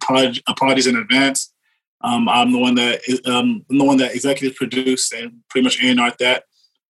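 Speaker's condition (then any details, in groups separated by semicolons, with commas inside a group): Stuttering; stutters often in conversation, expects frequent disfluency; repeated sounds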